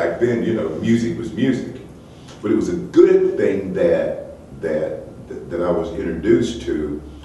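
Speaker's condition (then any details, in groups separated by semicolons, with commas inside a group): No condition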